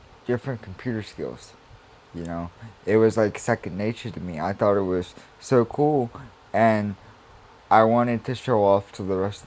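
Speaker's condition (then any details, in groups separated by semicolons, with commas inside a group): Cerebral palsy; spastic quadriplegic, uses wheelchair; adult, spasms, repositions in chair; sometimes stops talking due to spasm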